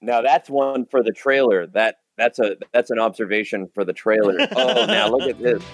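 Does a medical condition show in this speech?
No.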